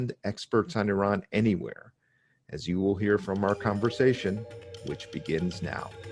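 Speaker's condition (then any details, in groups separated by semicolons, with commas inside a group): No condition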